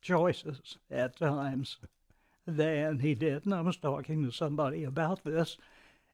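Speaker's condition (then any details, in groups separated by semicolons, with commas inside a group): Vocal dysphonia; onset while working at KUT radio, attributed to stress, persisted despite efforts, led to leaving KUT; voice felt like being strangled, host took it as natural speaking style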